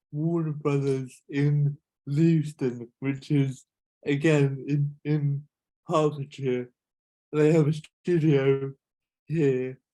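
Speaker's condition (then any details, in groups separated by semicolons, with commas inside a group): Cerebral palsy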